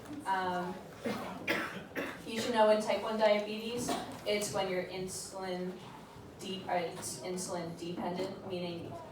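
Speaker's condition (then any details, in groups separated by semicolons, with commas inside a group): No condition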